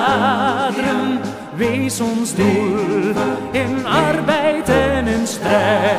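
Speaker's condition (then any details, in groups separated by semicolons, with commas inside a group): No condition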